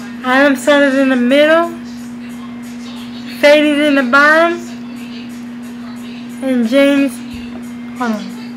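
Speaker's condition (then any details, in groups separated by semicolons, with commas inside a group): Cerebral palsy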